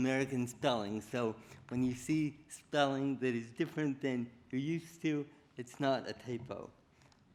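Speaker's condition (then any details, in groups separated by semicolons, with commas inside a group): Cerebral palsy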